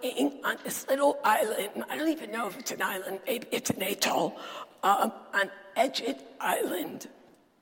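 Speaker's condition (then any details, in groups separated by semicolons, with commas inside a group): Dysphonia; lost ability to sing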